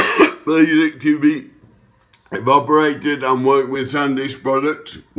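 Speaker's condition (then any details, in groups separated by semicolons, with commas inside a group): Acquired brain injury, ataxia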